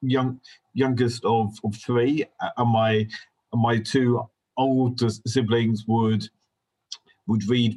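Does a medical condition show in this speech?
Yes: stammer; possibly linked to hearing difficulties from illness in first 3 or 4 years; here repeated sounds, repeated words.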